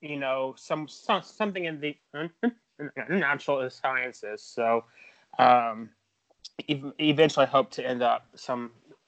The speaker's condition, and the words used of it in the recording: Stuttering. I am a person who stutters, and hopefully maybe you will gain some insight into that, and hearing speak, and hopefully through